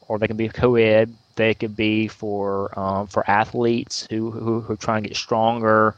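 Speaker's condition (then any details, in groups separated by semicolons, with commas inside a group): Stuttering; individual and group speech therapy, University of Alabama speech department linked; advertising stuttering to clients for several months, also disclosing at church; blocks when rushing in, less stuttering when discussing stuttering, stops and takes deep breath; repeated sounds, repeated words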